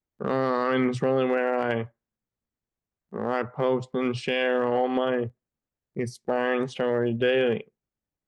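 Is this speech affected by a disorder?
Yes: Friedreich's ataxia; age 28, 14 years since diagnosis, still progressing, uses wheelchair.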